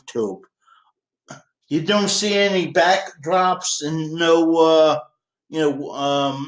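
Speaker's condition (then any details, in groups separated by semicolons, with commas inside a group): Cerebral palsy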